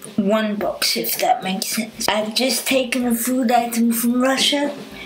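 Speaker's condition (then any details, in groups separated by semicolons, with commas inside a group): Cerebral palsy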